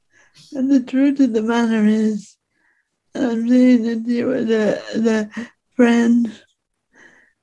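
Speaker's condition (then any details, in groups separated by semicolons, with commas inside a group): Speech impediment; disabled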